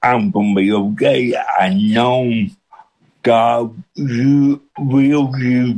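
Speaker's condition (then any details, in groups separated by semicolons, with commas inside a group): Cerebral palsy with speech impediment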